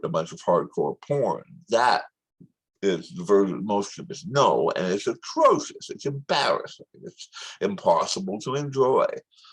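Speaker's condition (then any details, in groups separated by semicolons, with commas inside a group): Tongue cancer surgery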